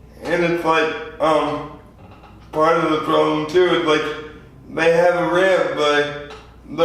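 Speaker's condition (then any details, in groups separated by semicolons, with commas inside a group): Spastic quadriplegia cerebral palsy; spastic quadriplegic form, lifelong; out of breath when starting to read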